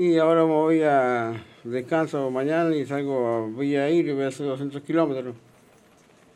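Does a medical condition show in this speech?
Yes: Parkinson's disease; onset 15 years ago, treated 5 years, earlier whole-body tremor, could not walk or eat, walker; no tremor now, Levocar one daily, treated by Dr. Michile of Buenos Aires, long-distance cycling.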